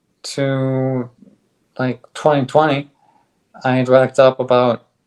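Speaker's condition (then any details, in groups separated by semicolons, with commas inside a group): ALS; on drug, stronger bite, speaks better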